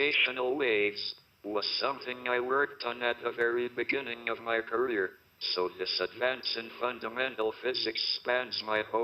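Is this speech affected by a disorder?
Yes: motor neuron disease, through a speech-generating device; later laryngectomy.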